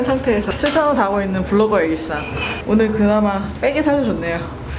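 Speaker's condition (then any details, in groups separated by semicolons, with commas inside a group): No condition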